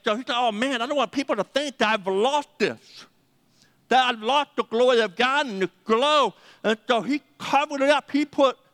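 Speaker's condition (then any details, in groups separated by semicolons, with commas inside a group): Deafness; 80% deaf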